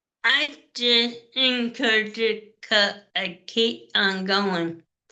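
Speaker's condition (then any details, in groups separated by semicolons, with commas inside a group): Cerebral palsy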